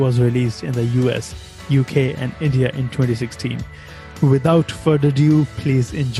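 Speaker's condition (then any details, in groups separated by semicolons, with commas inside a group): No condition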